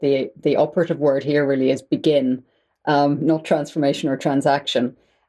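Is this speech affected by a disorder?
No.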